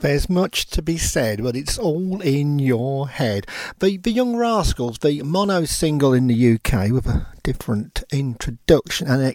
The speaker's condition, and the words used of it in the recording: No condition.